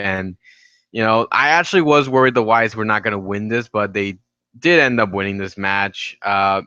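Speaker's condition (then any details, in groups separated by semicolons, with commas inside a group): No condition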